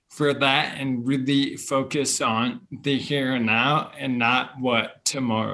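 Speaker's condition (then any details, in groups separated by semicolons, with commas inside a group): Bulbar onset ALS; speech problems first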